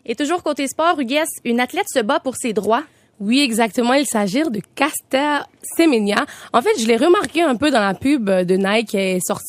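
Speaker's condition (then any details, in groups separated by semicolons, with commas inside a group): No condition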